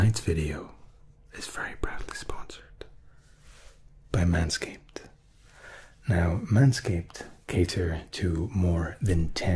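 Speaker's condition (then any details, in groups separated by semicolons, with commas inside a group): No condition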